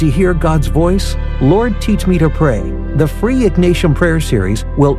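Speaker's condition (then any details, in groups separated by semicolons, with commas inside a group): No condition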